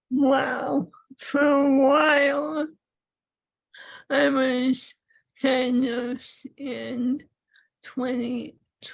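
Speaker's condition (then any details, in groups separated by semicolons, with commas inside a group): ALS; slow progressing, hand difficulty with buttons, muscle lost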